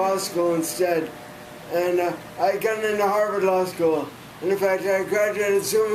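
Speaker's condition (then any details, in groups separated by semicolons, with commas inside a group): Severe brain injury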